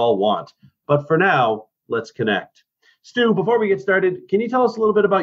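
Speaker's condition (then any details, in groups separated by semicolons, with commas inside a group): No condition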